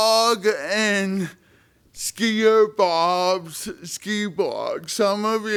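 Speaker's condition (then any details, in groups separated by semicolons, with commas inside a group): Spastic cerebral palsy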